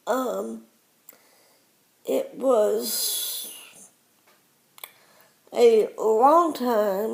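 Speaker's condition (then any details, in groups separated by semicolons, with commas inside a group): Cerebral palsy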